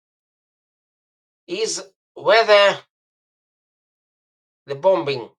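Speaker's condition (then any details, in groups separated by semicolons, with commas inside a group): No condition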